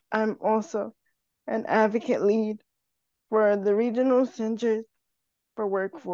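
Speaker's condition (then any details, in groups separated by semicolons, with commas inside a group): Cerebral palsy; cerebral palsy, uses wheelchair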